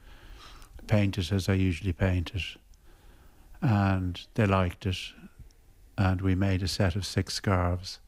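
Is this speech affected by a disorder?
Yes: Parkinson's; progressive, expected to get tougher, affects making steady non-wobbly lines; nearly 70, increasing difficulty with work, relies more on collaboration.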